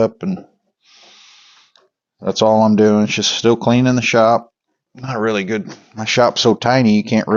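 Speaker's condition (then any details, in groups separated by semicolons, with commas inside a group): No condition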